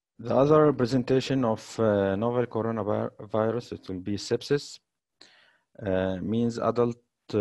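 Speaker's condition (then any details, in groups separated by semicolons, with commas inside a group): No condition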